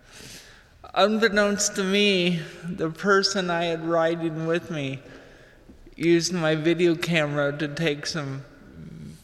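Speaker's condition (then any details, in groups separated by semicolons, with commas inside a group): Cerebral palsy; physical effects only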